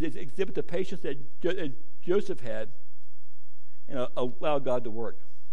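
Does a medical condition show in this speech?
Yes: stuttering; struggled with it for a while, adults at gadsdale said stutter barred preaching; more stuttering tonight, tired, feels an hour later after watch not set back; worse when tired, later in the day; here blocks.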